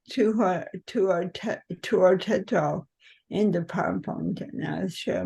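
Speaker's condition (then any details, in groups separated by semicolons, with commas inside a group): Cerebral palsy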